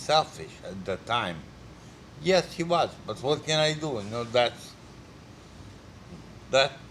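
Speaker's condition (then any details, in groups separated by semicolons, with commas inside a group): Multiple sclerosis; diagnosed at age 17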